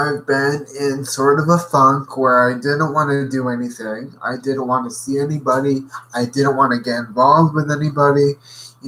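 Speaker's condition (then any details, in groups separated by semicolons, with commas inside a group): Cerebral palsy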